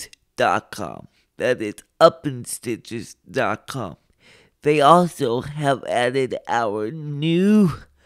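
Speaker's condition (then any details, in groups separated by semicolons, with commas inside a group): Cerebral palsy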